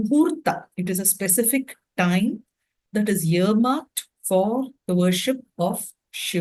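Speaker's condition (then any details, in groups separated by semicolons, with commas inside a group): No condition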